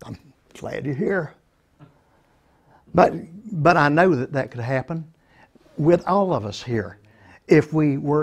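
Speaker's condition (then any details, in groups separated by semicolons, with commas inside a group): No condition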